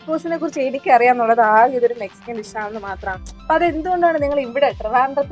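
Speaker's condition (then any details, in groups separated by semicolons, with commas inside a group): No condition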